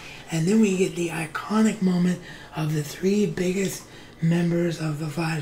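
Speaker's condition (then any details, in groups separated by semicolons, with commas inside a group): Cerebral palsy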